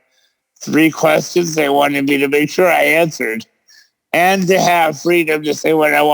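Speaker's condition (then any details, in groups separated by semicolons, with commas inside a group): Cerebral palsy; present since birth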